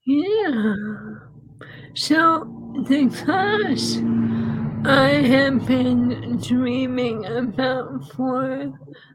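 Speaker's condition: ALS; quadriplegic

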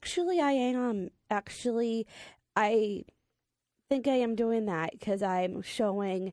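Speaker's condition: Down syndrome

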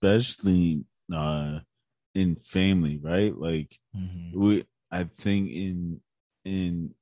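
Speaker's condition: Cerebral palsy; hard to relax muscles

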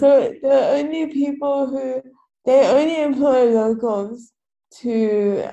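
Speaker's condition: Cerebral palsy; wheelchair user

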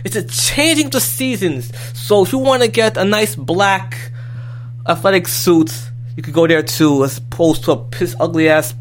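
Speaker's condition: No condition

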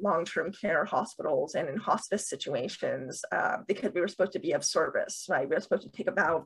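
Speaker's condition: Deafness with cochlear implants

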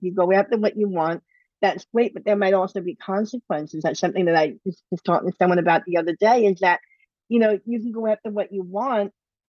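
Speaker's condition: Bilateral cleft lip and palate

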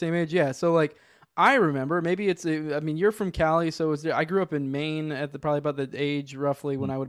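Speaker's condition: No condition

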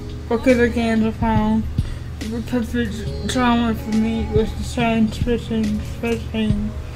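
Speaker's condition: Cerebral palsy; wheelchair user

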